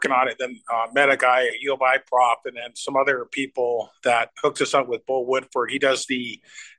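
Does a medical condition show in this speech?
No.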